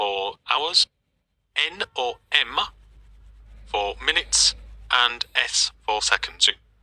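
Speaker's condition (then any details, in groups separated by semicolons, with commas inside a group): No condition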